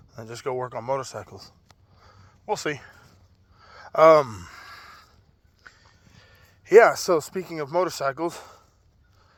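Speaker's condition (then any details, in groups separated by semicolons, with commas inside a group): No condition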